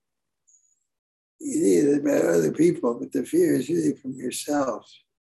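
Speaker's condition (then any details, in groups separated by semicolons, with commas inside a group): Parkinson's; on Parkinson's medication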